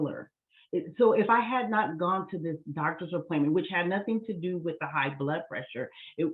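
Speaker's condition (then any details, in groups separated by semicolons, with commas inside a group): No condition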